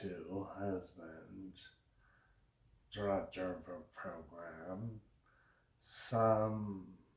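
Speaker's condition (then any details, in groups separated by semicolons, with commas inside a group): Brain injury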